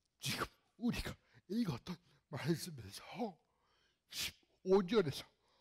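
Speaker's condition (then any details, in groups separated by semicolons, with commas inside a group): Cerebral palsy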